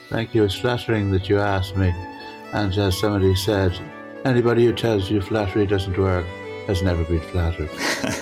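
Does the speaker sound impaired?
Yes: Parkinson's; grouped objects merge together.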